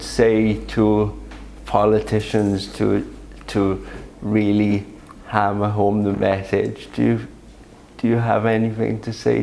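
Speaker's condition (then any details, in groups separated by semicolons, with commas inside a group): Cerebral palsy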